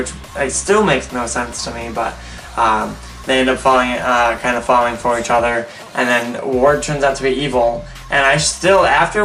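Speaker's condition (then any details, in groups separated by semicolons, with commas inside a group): No condition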